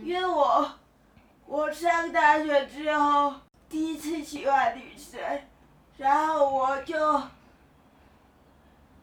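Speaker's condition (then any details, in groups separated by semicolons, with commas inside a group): Cerebral palsy; only mouth and eyes relatively mobile, rest of body not mobile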